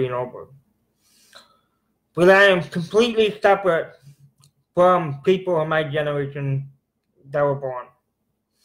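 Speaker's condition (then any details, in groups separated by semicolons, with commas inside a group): Cerebral palsy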